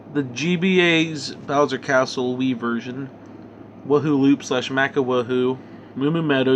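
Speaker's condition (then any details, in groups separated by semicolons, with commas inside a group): No condition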